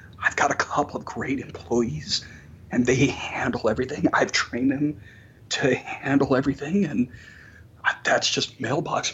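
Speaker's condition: Spasmodic dysphonia; vocal cords break open when speaking, breathy on certain syllables, can still communicate and be heard

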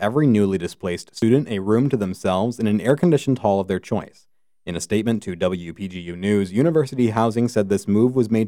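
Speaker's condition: No condition

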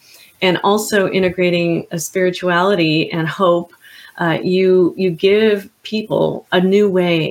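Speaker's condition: No condition

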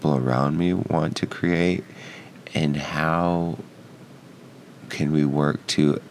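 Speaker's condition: No condition

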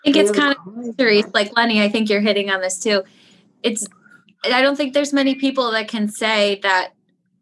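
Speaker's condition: No condition

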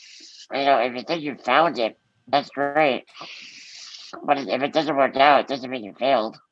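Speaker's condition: Muscular dystrophy; public speaking for over two thirds of life

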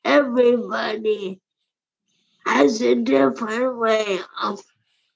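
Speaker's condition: Primary lateral sclerosis; primary lateral sclerosis at least 20 years, age 80, wheelchair use, dr. Levitz at Lehigh Neurology, dr. Macken; progressing, physical and occupational therapy, ALS clinic, ALS support group, ALS Association Philadelphia support; slurred speech, difficulty swallowing, speech too affected to continue working

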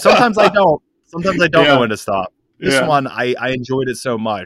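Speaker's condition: No condition

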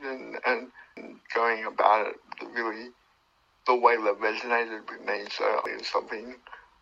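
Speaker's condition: Cerebral palsy; uses wheelchair

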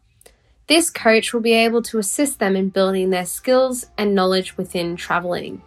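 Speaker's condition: No condition

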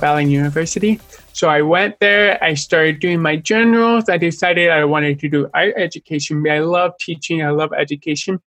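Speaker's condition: Deafness, born deaf in both ears; speech therapy ages 2-3 to 10-11

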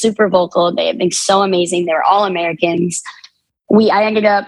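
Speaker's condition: Cleft palate; cleft palate present from birth, 23 surgeries from birth to age 18

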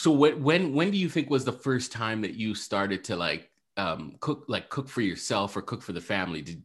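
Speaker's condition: No condition

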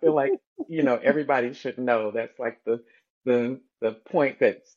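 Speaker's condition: No condition

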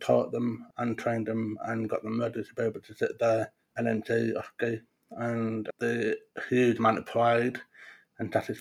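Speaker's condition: Profound deafness; congenital profound deafness

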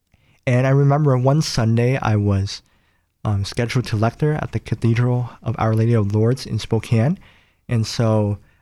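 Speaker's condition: Cleft palate; nose and lip

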